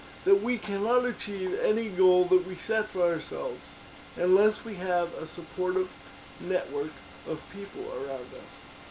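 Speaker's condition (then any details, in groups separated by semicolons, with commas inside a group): Cerebral palsy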